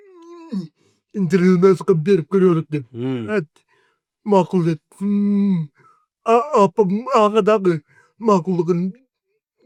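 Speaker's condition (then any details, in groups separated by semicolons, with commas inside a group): Cerebral palsy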